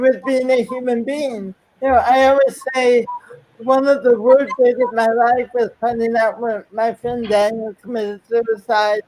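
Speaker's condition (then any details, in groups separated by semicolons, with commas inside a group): Cerebral palsy; mildly affected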